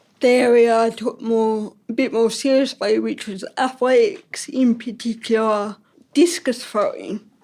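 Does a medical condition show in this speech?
Yes: ataxic cerebral palsy.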